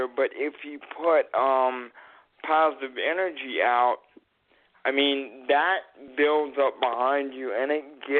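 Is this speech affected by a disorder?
Yes: cerebral palsy.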